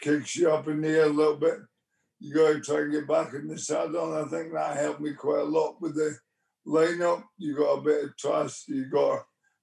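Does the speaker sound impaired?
Yes: motor neurone disease; onset with left hand weakness, twitching, arm weakness, speech therapists offered; about 4 years since diagnosis.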